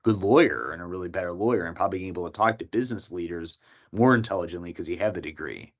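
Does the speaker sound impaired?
No.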